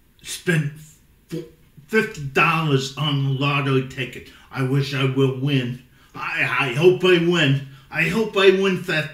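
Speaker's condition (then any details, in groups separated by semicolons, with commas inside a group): Cerebral palsy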